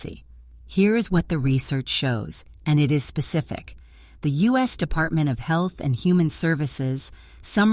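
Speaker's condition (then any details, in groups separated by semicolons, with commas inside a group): No condition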